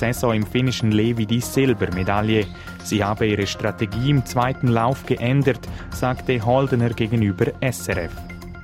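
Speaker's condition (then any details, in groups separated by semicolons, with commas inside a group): No condition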